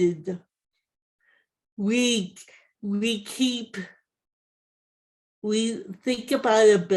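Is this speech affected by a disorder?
Yes: cerebral palsy.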